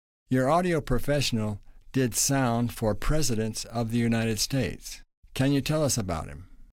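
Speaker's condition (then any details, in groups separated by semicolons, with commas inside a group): No condition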